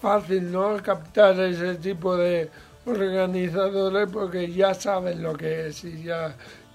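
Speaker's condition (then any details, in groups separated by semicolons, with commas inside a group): Cerebral palsy; mild, lesser degree of disability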